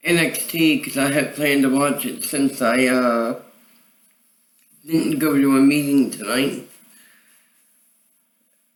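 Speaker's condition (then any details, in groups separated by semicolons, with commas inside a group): Cerebral palsy; voice sound affected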